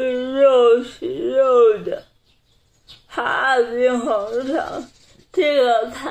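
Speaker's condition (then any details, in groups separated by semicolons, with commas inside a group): Cerebral palsy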